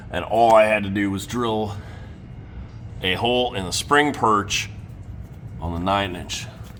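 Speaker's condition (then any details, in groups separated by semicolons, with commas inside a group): No condition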